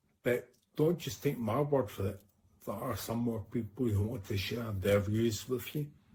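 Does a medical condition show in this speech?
Yes: idiopathic cerebellar ataxia.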